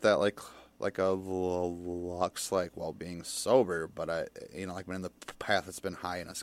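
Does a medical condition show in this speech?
Yes: stutter; stutter since childhood, at least age 8, physically bullied for it; still stutters, public speaking and live energy healing sessions still hard, some days easier; no stutter when drunk from age 13, or high on stimulants after 24 hours awake; here repeated sounds, repeated words.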